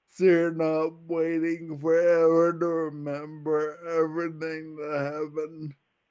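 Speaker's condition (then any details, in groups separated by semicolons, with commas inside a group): Friedreich's ataxia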